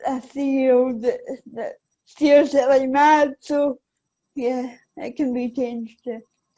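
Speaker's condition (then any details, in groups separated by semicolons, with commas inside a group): Cerebral palsy; affects balance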